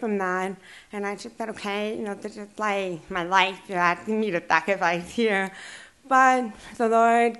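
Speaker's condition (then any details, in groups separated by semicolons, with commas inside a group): Deaf and hard of hearing; since childhood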